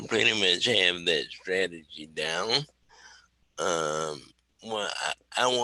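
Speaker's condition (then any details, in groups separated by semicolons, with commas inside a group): Cerebral palsy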